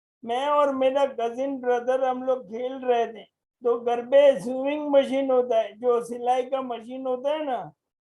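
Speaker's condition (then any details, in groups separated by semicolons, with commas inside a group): Motor neuron disease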